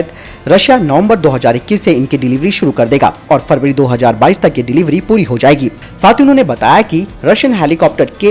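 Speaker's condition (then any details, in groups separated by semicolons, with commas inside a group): No condition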